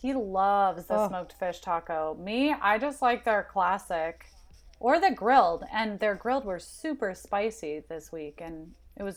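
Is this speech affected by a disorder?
No.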